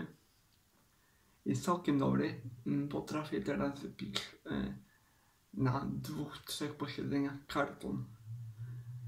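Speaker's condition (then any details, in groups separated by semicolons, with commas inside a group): Cerebral palsy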